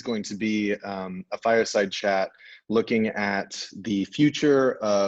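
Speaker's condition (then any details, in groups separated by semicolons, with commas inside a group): No condition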